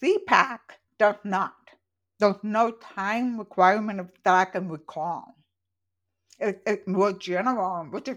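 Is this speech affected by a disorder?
Yes: profoundly deaf, congenital; born profoundly deaf, hearing aid wearer, learned to speak orally, does not know sign language; wears hearing aids; accent from deafness, not British, described as accent from nowhere.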